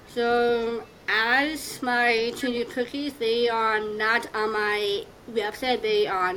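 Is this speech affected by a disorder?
Yes: Down syndrome; present since birth.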